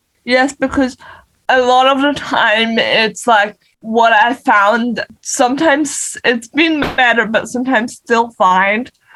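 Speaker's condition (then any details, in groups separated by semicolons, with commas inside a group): Cerebral palsy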